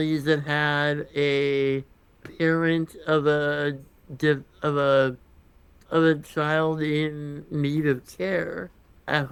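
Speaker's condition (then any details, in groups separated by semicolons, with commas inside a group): Congenital muscular dystrophy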